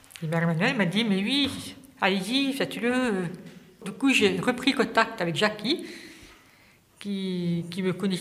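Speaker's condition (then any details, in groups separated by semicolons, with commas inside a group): Hearing impairment from birth, congenital; no speech until age ten, lacked hearing equipment early, specialised school; able to sing and hear liturgy, speech regained through two years' therapy with Jackie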